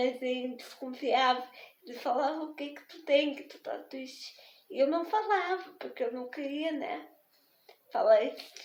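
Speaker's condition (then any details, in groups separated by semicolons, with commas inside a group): Spastic diplegic cerebral palsy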